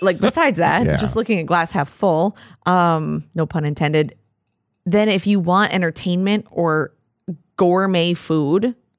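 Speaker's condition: No condition

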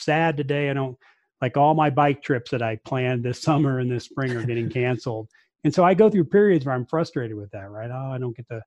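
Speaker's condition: No condition

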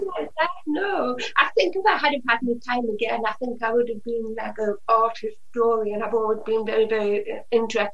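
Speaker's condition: Usher syndrome (deafblindness), profoundly deaf since birth, severe

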